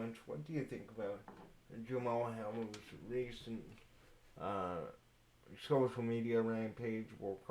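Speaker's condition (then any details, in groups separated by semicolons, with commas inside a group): Cerebral palsy; speech affected by cerebral palsy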